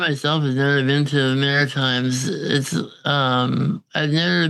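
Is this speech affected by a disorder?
Yes: congenital muscular dystrophy; on a ventilator, goes downtown on own, more independent than ever.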